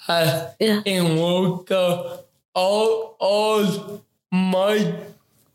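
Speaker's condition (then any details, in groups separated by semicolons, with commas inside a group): Ataxic cerebral palsy; talks word for word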